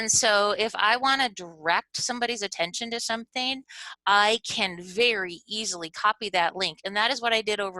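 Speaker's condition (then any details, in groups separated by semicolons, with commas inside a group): No condition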